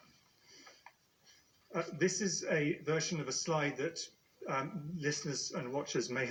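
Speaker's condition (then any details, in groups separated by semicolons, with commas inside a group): No condition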